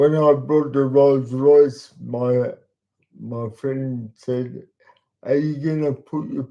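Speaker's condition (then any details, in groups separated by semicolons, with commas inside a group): Cerebral palsy; talks slowly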